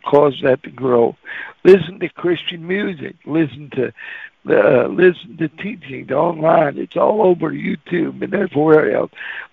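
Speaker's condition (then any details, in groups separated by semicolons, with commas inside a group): Cerebral palsy; can't talk plain when nervous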